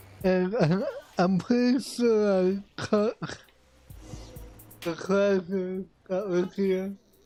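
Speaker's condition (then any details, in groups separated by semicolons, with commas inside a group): Cerebral palsy; affects voice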